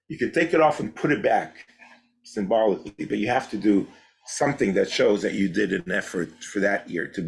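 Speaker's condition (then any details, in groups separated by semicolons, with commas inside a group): No condition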